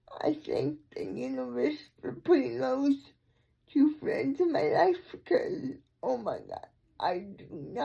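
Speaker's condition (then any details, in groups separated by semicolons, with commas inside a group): Cerebral palsy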